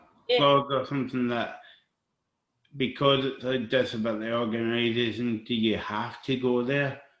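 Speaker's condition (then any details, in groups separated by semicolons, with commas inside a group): Cerebral palsy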